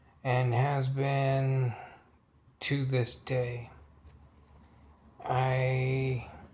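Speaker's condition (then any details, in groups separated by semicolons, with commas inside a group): Multiple sclerosis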